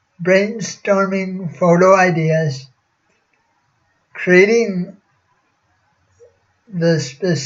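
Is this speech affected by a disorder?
Yes: cerebral palsy.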